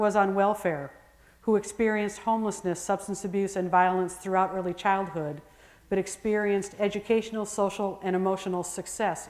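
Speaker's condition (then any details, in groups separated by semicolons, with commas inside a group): No condition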